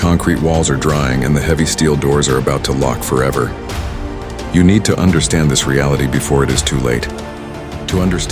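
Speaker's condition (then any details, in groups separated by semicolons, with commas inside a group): No condition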